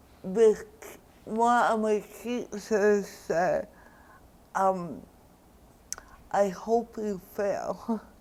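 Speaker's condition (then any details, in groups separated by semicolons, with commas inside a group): Cerebral palsy; diagnosed around age one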